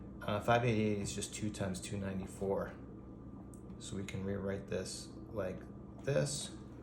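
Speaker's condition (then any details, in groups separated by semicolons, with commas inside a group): No condition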